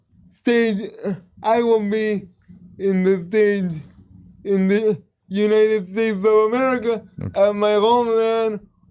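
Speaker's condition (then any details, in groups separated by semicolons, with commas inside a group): Cerebral palsy; cord asphyxiation at birth, limits walking and daily tasks; occupational, physical and speech therapy; speech therapy for communication skills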